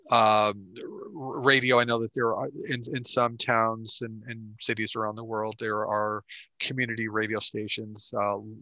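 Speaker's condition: No condition

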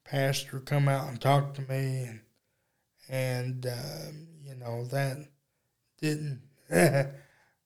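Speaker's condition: Cerebral palsy; unable to walk

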